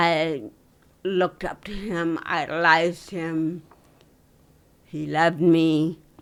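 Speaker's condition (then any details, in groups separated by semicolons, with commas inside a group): Cerebral palsy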